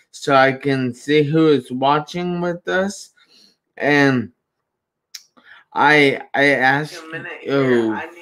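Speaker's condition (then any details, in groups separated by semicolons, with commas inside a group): Traumatic brain injury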